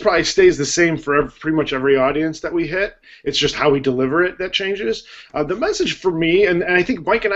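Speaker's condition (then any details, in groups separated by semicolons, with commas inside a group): No condition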